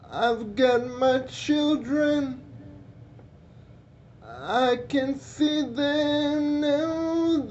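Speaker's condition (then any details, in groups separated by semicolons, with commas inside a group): Cerebral palsy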